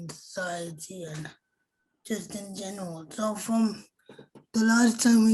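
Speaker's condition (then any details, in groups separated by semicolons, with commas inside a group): Cerebral palsy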